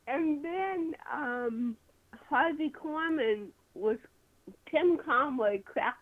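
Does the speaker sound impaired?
Yes: cerebral palsy; talks differently because of cerebral palsy.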